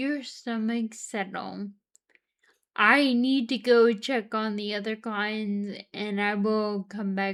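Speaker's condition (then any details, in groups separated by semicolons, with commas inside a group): Friedreich's ataxia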